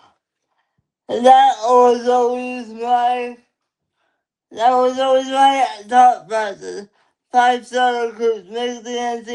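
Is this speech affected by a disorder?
Yes: cerebral palsy; lifelong; limited energy.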